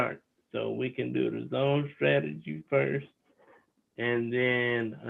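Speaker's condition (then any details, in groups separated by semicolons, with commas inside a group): Cerebral palsy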